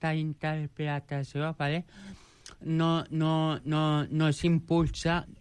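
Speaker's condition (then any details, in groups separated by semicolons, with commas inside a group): Joubert syndrome; present from birth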